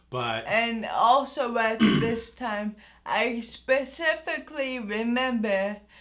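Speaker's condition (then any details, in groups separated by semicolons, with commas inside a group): Anoxic brain injury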